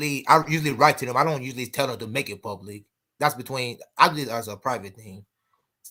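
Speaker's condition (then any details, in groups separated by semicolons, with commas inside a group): No condition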